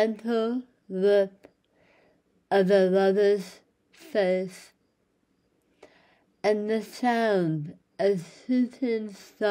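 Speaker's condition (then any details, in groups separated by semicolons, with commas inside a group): Speech loss after cancer treatment; speech improving, still struggles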